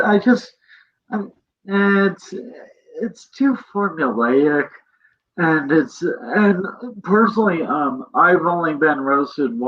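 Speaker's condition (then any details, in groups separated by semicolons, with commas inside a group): Cerebral palsy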